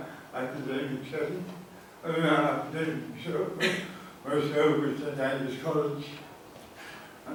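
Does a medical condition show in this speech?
Yes: cerebral palsy.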